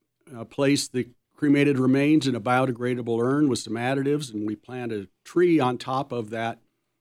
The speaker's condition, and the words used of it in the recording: None; typical speech.